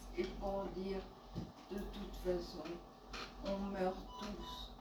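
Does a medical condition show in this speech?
Yes: ALS (Charcot's disease); incurable and fatal neurodegenerative disease, for two years; two years since onset; apologizes, tries to speak as clearly as possible.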